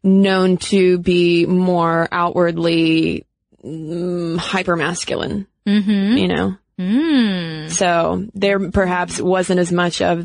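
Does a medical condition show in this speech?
No.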